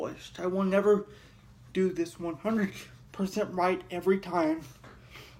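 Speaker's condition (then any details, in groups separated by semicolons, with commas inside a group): Cerebral palsy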